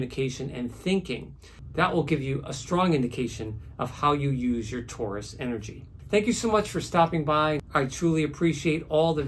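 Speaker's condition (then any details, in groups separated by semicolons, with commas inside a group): No condition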